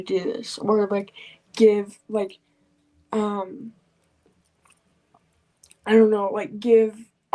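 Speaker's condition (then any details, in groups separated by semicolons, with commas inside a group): Cerebral palsy; from birth, wheelchair user; 14 years old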